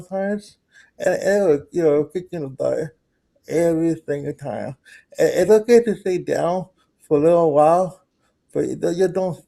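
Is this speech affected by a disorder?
Yes: cerebral palsy.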